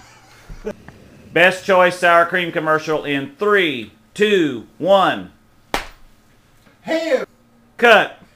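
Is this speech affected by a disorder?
No.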